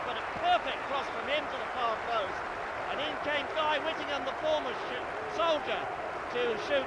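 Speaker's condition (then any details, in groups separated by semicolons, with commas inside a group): No condition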